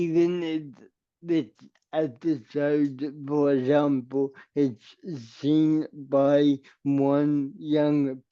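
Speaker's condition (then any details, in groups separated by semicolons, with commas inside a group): Cerebral palsy; uses walker, therapy, gym, yoga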